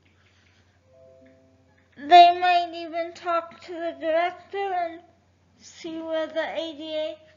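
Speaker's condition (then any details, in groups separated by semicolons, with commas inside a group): Cerebral palsy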